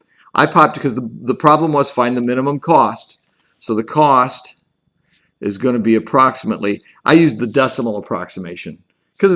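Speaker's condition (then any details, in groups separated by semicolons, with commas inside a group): No condition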